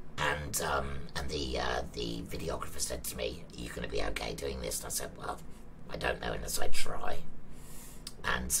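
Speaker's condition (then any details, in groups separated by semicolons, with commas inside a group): Laryngectomy; laryngectomy for thyroid cancer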